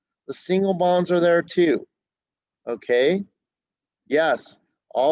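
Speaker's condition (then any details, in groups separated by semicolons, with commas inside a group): No condition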